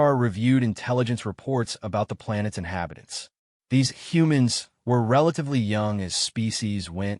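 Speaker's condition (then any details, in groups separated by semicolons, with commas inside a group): No condition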